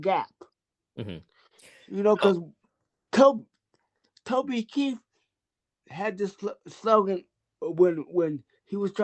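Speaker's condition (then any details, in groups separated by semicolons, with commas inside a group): Cerebral palsy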